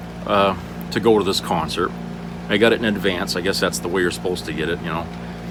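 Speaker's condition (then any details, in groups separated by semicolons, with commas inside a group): No condition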